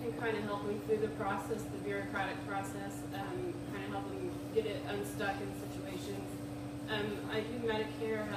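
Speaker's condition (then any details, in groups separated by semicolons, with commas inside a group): No condition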